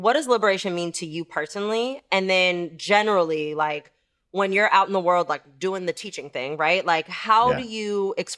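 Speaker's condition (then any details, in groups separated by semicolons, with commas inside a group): No condition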